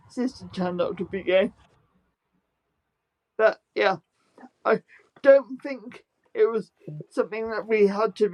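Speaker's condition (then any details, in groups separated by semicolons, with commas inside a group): Spastic quadriplegic cerebral palsy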